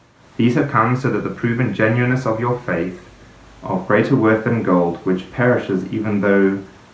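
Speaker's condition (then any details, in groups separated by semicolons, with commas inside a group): No condition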